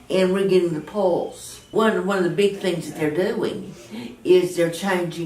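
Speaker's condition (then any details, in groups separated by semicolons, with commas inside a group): Cerebral palsy, mild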